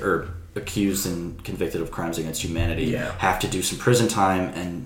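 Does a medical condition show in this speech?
No.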